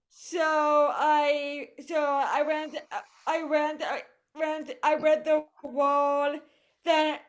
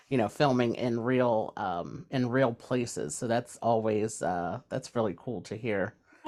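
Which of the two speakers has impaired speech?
The first: cerebral palsy; brain bleed, right leg and arm, voice affected; physical therapy, planned foot surgery, electric wheelchair when traveling; voice affected, accent-like speech disability, voice sounds different singing.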